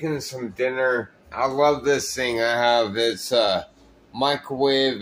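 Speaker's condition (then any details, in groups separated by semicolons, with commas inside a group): Multiple sclerosis; sometimes hard to breathe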